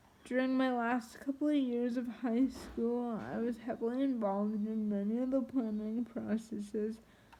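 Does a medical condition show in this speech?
Yes: triplegic cerebral palsy.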